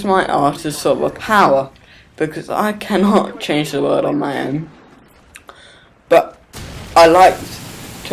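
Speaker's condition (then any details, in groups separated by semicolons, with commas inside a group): Cerebral palsy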